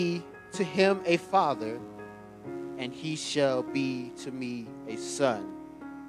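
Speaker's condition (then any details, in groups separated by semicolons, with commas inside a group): No condition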